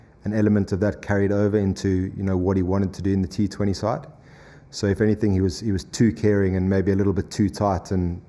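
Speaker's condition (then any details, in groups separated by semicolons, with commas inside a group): No condition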